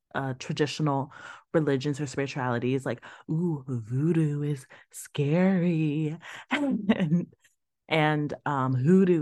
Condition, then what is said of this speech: Stuttering. So I authentically speak and I leave all my stuttering and ...